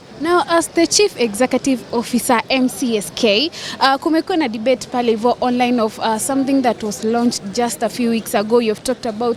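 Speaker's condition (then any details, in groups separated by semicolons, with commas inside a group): No condition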